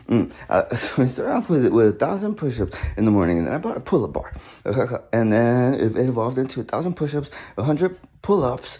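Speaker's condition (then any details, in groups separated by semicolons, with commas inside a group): No condition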